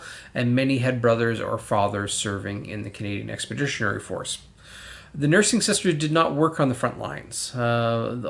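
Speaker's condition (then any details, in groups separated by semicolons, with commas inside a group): No condition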